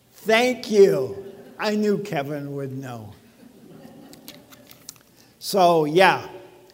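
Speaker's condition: ALS; talks funny, speech sounds abnormal

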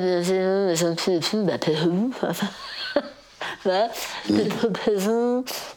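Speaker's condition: Total glossectomy; eats everything perfectly again

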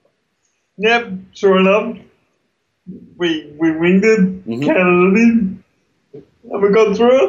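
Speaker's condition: Cerebral palsy; wheelchair user

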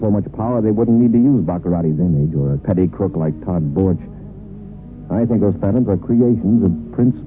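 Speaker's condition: No condition

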